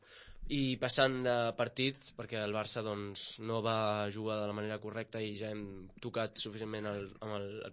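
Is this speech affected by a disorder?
No.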